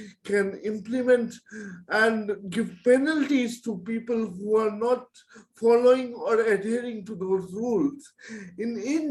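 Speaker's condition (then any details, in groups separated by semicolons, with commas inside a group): Cerebral palsy; present from birth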